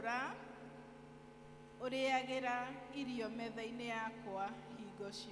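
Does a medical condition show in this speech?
No.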